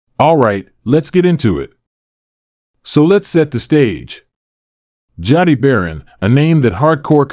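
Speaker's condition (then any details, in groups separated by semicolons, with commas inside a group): No condition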